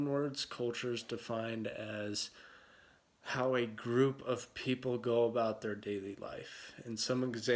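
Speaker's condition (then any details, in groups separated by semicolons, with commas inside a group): No condition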